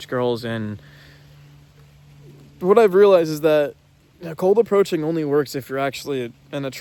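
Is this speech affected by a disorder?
No.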